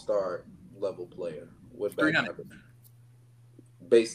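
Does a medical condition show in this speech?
No.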